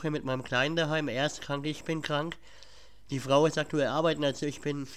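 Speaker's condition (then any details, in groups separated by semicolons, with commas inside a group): Cleft palate; has a cold at recording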